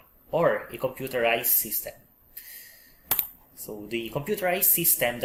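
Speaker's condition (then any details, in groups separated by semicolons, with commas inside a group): No condition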